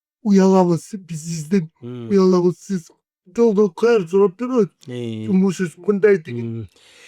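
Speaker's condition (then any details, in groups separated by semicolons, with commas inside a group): Cerebral palsy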